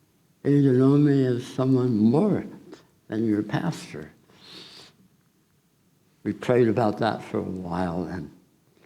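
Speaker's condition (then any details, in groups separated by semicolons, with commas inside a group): Tongue cancer surgery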